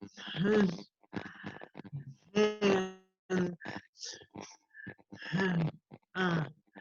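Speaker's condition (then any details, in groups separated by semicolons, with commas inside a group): ALS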